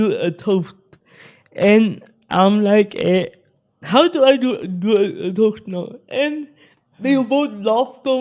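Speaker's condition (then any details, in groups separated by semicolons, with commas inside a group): Spastic cerebral palsy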